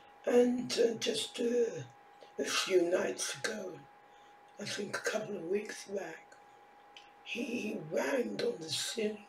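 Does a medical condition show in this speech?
Yes: facial palsy; can barely hear own speech.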